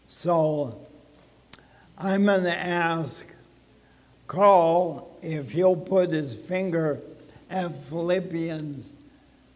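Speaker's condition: ALS (Lou Gehrig's disease); soft voice

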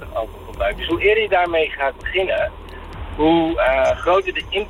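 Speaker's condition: No condition

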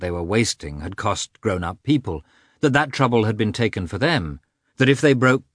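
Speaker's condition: No condition

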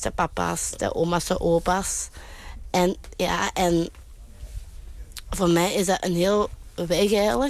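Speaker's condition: Down syndrome; intellectual disability; sometimes has to call out, occasional voice strain from calling out

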